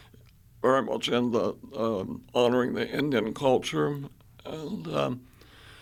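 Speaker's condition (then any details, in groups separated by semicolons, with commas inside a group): Spasmodic dysphonia; involuntary laryngeal muscle spasms, cause unknown; about 15 years since onset, botox into vocal cords six-monthly; voice breaks, strained, strangled, breathy after botox, tightens before injection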